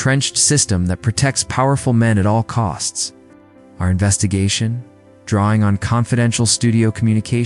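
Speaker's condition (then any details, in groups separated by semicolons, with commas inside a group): No condition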